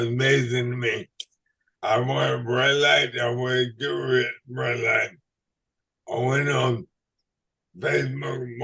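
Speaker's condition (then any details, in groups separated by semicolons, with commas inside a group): ALS/MND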